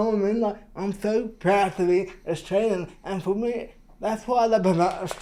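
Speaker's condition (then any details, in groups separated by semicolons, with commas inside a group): Cerebral palsy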